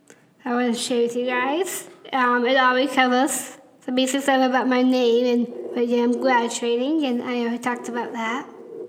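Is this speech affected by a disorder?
Yes: Down syndrome; congenital, extra chromosome, low muscle tone, could not speak or walk early in childhood, constant therapies; speaking among more difficult things, way of talking might seem weird.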